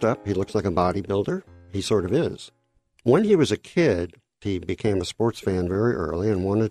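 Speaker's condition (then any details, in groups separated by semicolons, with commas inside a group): Cleft lip and palate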